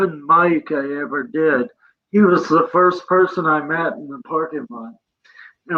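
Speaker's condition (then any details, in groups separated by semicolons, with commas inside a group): Cerebral palsy; present from birth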